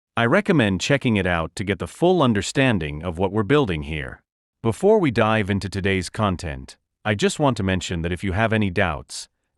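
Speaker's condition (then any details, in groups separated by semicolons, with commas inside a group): No condition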